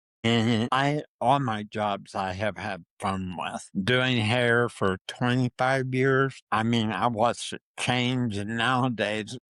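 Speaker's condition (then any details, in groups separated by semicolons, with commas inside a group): Parkinson's disease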